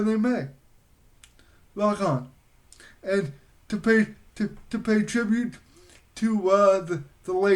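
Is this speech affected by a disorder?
Yes: cerebral palsy; voice tone sometimes odd.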